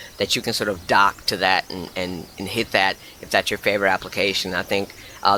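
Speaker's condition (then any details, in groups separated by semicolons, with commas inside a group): No condition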